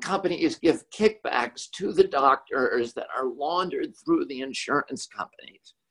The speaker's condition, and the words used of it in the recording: Spasmodic dysphonia. So you will notice that his voice sounds a little bit different.